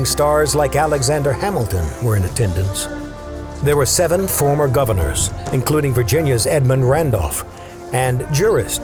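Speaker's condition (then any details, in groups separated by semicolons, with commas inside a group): No condition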